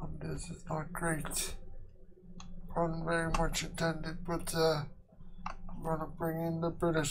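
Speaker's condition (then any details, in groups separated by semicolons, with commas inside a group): Quadriplegic cerebral palsy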